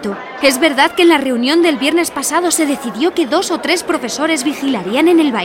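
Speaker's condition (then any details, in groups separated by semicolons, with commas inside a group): No condition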